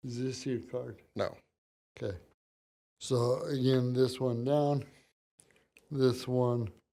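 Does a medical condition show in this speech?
Yes: cerebral palsy; from birth.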